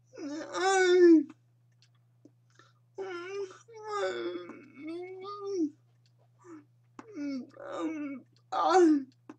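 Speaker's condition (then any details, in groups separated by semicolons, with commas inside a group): Cerebral palsy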